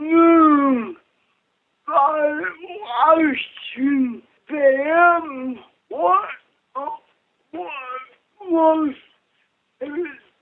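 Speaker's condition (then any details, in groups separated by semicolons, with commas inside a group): Cerebral palsy; friend Judy interprets and repeats her answers for listeners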